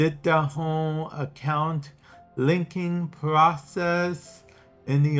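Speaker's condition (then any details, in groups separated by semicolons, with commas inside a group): Cerebral palsy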